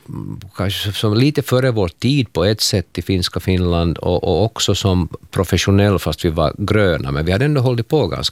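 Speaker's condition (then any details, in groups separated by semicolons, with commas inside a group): No condition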